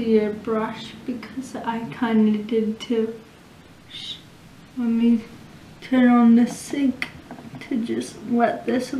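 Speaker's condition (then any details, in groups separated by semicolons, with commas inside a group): Cerebral palsy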